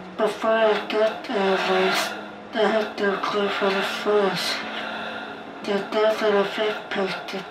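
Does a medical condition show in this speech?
Yes: ALS.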